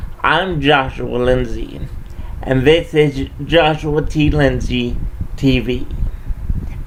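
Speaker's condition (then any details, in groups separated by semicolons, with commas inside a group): Cerebral palsy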